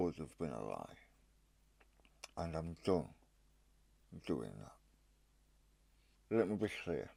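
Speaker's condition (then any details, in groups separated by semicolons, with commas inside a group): Stage 4 tongue cancer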